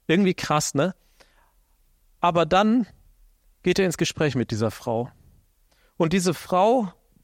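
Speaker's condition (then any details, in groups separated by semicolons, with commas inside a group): No condition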